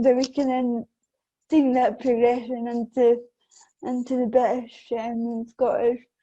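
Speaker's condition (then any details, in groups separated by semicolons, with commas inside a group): Cerebral palsy; affects balance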